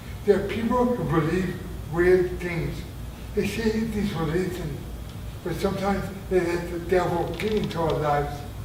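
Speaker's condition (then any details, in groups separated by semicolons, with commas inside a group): Traumatic brain injury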